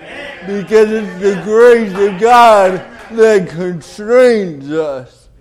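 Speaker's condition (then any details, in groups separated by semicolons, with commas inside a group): Cerebral palsy; delayed development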